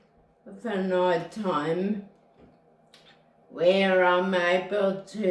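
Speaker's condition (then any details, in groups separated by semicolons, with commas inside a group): Friedreich's ataxia; ankle foot orthotics, standing hoist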